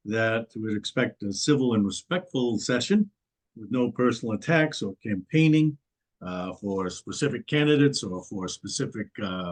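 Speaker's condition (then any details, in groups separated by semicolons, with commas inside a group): No condition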